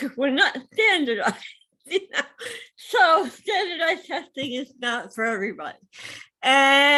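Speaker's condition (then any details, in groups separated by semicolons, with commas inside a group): Cerebral palsy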